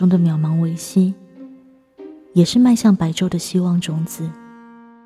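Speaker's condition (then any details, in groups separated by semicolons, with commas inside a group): No condition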